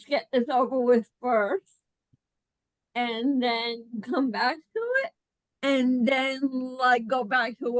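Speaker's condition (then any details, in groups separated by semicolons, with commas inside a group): Cerebral palsy; mainly small motor coordination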